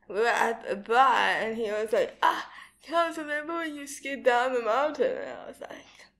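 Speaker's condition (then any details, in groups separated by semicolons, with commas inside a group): Cerebral palsy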